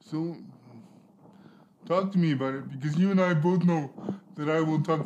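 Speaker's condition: Cerebral palsy; spastic

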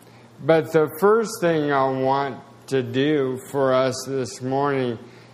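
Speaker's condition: Spasticity, mild

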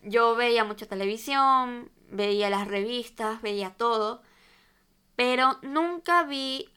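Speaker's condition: Cleft lip and palate; two operations

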